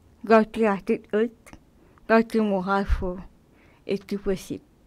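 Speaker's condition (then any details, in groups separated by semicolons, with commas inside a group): Cerebral palsy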